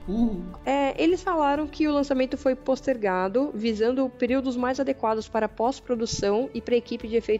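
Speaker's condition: No condition

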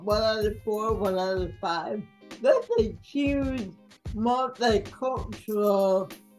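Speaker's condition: Cerebral palsy; mildly affects speaking and gait

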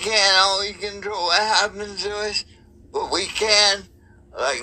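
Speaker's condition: Cerebral palsy; wheelchair user

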